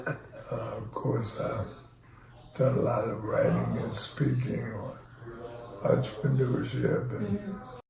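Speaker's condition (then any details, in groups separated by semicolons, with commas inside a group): ALS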